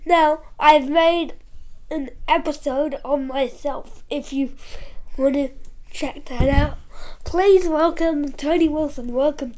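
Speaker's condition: Cerebral palsy; feeling unwell

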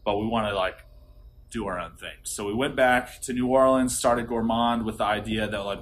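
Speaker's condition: No condition

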